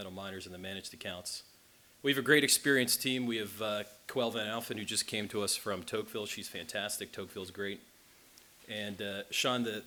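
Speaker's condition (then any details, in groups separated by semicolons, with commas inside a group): No condition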